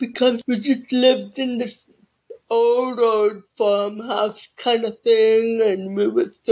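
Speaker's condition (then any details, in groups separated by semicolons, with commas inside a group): Cerebral palsy; childhood speech therapy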